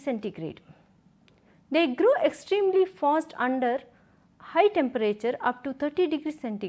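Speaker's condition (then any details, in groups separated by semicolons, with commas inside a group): No condition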